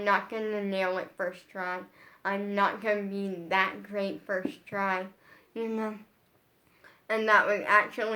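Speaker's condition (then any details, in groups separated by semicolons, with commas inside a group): Brain injury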